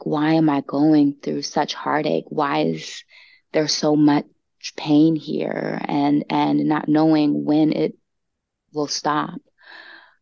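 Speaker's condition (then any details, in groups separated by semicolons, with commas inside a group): Stuttering; discloses stutter at start of conversations; repeated sounds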